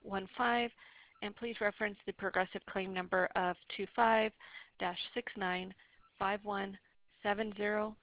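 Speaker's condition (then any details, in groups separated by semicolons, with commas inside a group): No condition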